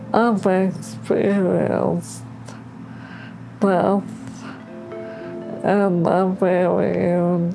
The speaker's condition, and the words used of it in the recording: ALS (motor neuron disease). And if you spend enough time with me, you'll understand my words.